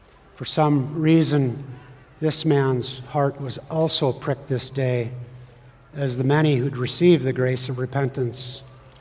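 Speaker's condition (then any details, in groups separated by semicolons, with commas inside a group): No condition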